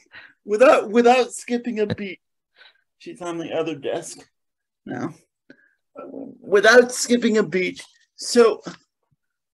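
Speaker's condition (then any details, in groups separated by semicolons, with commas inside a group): Cerebral palsy; mainly lower limbs affected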